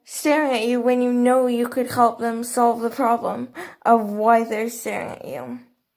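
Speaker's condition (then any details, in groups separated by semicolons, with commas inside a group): Cerebral palsy; eats, chews and swallows normally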